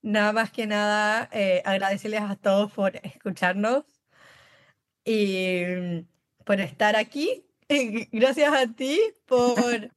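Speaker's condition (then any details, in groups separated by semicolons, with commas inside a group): Down syndrome; congenital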